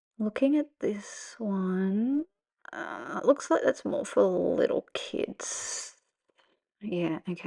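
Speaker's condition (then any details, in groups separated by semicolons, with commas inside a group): No condition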